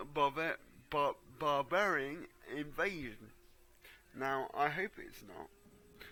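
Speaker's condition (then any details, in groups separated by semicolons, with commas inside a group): Cerebral palsy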